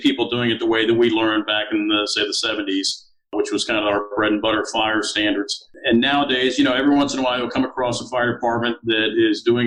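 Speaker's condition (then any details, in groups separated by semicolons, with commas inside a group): No condition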